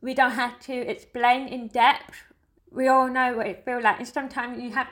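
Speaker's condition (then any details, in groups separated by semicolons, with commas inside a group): Deafness; dances by counting and following partner Giovanni's lead, not the music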